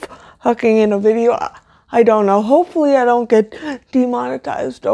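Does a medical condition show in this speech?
Yes: cerebral palsy, severe.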